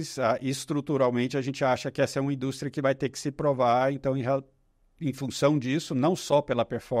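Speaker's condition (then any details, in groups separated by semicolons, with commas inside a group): No condition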